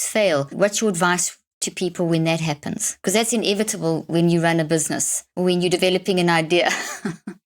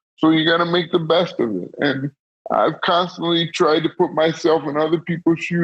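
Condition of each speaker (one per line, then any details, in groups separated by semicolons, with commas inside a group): No condition
Cerebral palsy; present from birth, wheelchair user; diagnosed age 2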